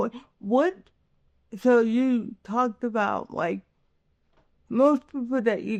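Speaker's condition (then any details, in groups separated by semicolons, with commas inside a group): Cerebral palsy; with developmental disabilities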